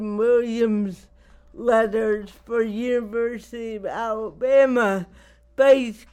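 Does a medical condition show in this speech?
Yes: cerebral palsy; not degenerative.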